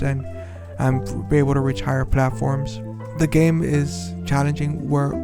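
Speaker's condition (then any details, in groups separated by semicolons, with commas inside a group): No condition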